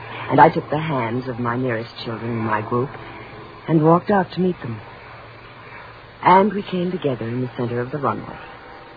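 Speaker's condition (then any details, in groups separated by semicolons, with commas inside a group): No condition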